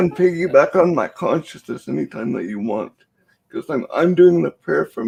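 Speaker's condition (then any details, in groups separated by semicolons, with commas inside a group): Cerebral palsy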